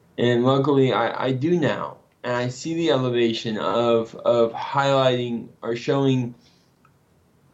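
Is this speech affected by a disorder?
Yes: cerebral palsy; symptoms can act up; doctor visits and physical therapy.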